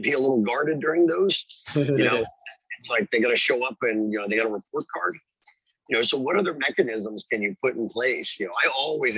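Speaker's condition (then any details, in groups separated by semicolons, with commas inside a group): No condition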